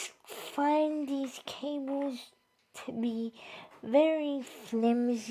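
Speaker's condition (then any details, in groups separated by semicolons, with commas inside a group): Cerebral palsy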